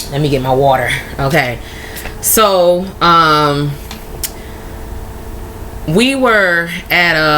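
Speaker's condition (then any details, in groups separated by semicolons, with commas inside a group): No condition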